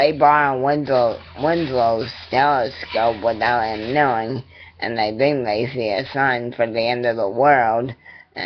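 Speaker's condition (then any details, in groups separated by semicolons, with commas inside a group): Cerebral palsy; attending therapy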